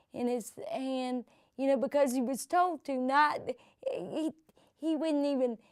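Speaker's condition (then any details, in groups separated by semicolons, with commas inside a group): Cerebral palsy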